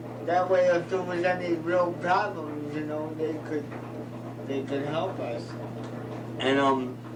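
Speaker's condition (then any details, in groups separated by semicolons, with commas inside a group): Cerebral palsy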